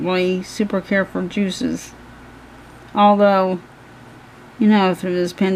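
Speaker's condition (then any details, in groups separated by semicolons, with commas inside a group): Cerebral palsy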